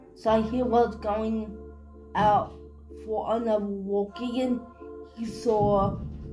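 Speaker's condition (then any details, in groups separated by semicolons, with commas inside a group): Cerebral palsy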